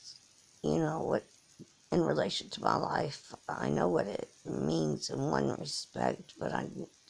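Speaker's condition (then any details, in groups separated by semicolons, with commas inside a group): Cerebral palsy; from birth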